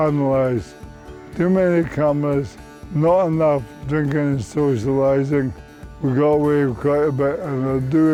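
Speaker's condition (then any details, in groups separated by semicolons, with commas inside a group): Motor neurone disease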